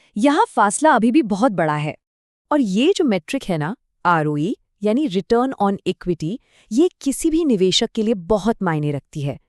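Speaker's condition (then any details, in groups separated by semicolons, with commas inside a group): No condition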